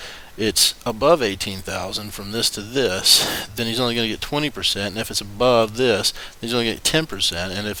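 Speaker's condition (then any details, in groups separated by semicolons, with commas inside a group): No condition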